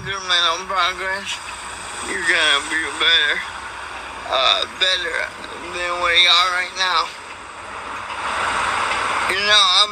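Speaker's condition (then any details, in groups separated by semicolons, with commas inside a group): Cerebral palsy; dyslexia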